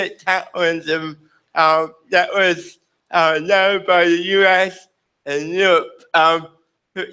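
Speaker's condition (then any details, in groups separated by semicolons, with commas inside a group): Cerebral palsy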